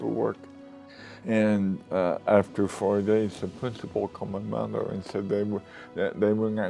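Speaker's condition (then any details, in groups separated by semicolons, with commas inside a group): Cerebral palsy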